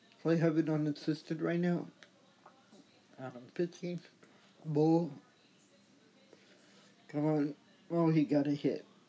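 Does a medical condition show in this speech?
Yes: athetoid cerebral palsy; speech, wheelchair.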